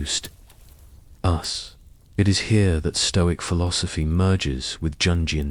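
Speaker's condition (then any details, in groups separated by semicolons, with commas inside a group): No condition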